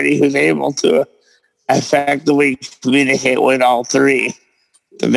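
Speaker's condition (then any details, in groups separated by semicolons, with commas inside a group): Cerebral palsy; present since birth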